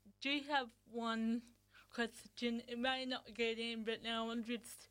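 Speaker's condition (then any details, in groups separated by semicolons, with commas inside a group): Cerebral palsy; present from birth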